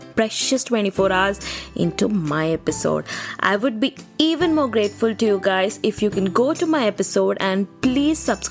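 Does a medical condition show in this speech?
No.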